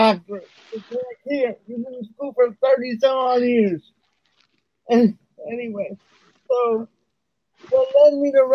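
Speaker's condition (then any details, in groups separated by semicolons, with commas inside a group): Cerebral palsy; uses wheelchair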